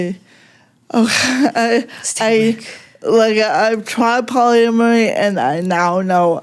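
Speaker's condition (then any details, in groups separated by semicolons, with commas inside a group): Cerebral palsy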